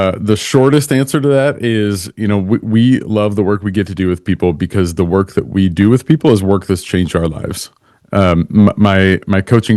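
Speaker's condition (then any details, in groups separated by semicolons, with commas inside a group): No condition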